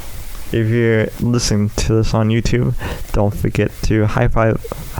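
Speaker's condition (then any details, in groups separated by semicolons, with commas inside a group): Cerebral palsy; diagnosed in infancy; speech impediment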